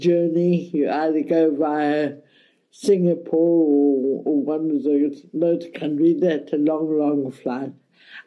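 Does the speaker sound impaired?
Yes: cerebral palsy, mild; speech affected a bit.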